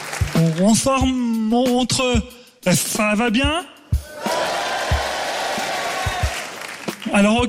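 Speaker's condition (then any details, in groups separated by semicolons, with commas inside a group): Stuttering; stuttering since childhood, psychiatrist misdiagnosed Gilles de la Tourette at age four, OMS-classed neurodevelopmental; stutters on stage as comedian, says never a handicap or problem; at age four could not get out a word to psychiatrist; repeated sounds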